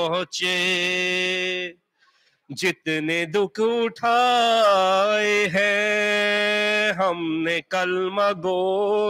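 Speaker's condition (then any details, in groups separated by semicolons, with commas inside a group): No condition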